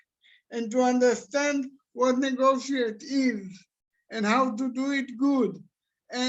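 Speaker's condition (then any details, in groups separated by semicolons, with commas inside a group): Cerebral palsy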